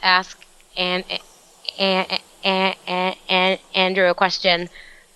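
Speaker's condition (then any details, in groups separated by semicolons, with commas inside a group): Stuttering; variable stuttering, formerly preoccupied with which words would be easier to say, helped by stuttering community; occasionally gets really stuck, particularly hard blocks, mostly less physical effort, stuttering amount unchanged; repeated sounds, prolonged sounds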